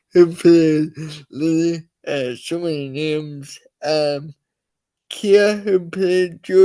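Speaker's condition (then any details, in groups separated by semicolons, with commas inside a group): Cerebral palsy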